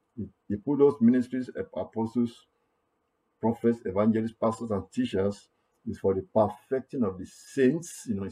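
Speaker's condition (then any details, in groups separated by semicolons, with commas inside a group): No condition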